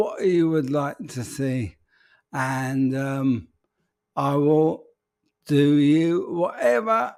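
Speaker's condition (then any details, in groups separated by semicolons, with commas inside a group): ALS; peculiar voice, speech very difficult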